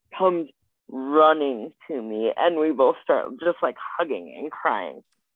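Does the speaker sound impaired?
Yes: spastic quadriplegic cerebral palsy; uses wheelchair.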